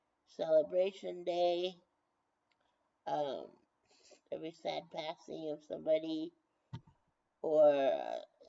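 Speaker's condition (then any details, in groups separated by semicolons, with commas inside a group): Brain injury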